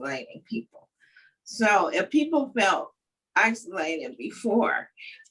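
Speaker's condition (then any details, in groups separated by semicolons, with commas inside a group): Cerebral palsy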